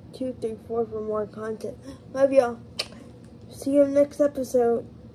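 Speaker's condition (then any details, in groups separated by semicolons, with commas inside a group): Cerebral palsy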